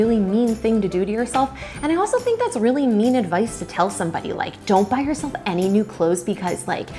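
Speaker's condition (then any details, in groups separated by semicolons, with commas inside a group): No condition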